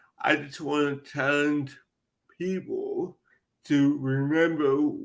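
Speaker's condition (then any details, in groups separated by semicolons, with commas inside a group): Cerebral palsy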